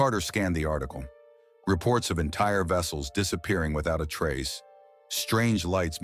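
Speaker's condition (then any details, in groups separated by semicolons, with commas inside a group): No condition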